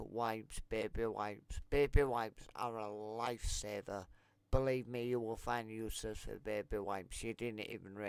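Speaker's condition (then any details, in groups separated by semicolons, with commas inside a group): Multiple sclerosis; affects legs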